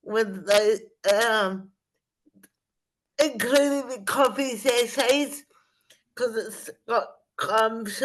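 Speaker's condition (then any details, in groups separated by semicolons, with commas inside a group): Spastic cerebral palsy; spastic form, hemiplegia and quadriplegia, wheelchair user; aged 52, practising slower movements and rib breathing; breathes from ribs not chest, stomach does not move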